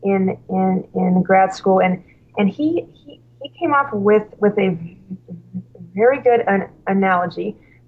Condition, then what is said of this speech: Stuttering. I could be open as far as just letting my stuttering rip and having it out there, but it's another thing to just be like in holding the reins and saying, okay, yes, I can't hide my stuttering, but I'm showing that I'm using it to my, you know, just I'm being open, but I'm in control.